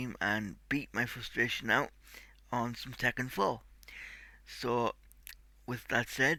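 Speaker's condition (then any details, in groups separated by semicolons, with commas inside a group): Cerebral palsy; tight muscles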